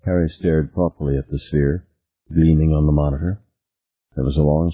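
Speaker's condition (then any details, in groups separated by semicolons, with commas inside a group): No condition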